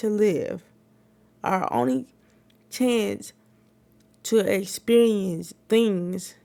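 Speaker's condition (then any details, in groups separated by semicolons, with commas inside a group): Cerebral palsy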